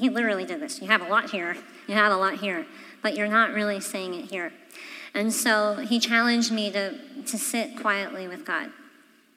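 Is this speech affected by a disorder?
Yes: cleft palate; congenital, missing section of roof of mouth, jaws did not form correctly, reconstructive surgery at age 16; voice sounds different, half of voice vibrations go through nose, nasal resonance.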